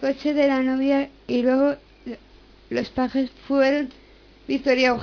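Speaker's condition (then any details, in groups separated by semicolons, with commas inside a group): Down syndrome; reads news item aloud on live radio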